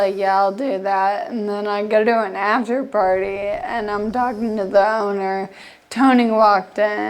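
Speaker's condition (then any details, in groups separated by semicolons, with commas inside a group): Friedreich's ataxia; progressive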